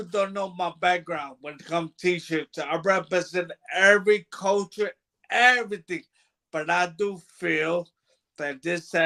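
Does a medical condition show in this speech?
Yes: brain bruising; speech bad.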